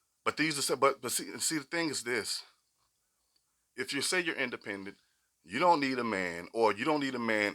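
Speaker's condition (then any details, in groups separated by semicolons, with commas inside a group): No condition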